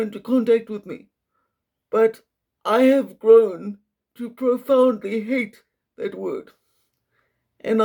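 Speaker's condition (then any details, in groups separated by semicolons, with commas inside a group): Quadriplegic cerebral palsy; affects speech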